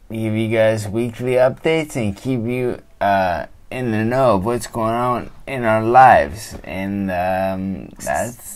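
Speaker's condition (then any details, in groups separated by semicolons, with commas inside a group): Traumatic brain injury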